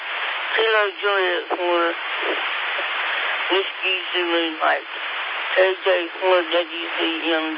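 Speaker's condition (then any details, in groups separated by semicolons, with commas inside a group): Speech impediment; sometimes pronounces things wrong, name misheard over radio net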